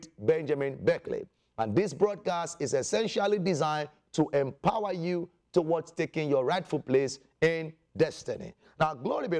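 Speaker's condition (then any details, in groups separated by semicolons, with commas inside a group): No condition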